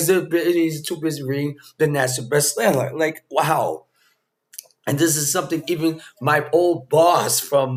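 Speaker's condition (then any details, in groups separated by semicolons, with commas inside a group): No condition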